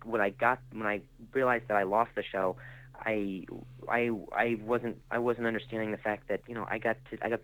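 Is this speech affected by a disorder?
Yes: stutter; acquired stutter after traumatic brain injury and concussion from freak softball injury, motor skills also affected; stutters now, tells audiences early about the stutter to put them at ease; stuttered speech; here repeated words, prolonged sounds.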